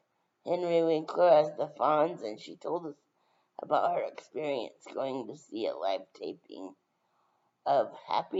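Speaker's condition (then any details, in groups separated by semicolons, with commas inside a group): Brain injury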